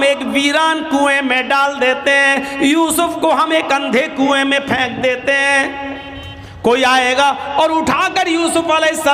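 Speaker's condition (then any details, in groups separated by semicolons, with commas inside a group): No condition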